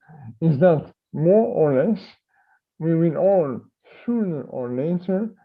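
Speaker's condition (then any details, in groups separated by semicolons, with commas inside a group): Myotonic dystrophy; type 1, adult onset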